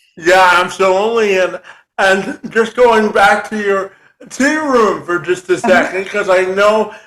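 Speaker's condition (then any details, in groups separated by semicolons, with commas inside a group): Cerebral palsy; present from birth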